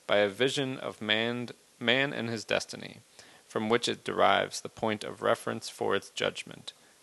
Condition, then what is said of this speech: None; typical speech.